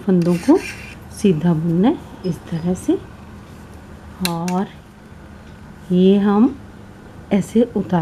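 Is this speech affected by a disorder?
No.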